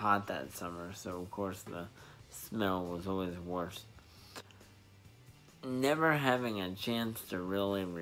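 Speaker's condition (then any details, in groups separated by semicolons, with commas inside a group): Spastic diplegia cerebral palsy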